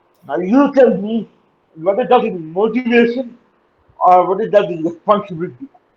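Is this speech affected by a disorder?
Yes: cerebral palsy; uses wheelchair.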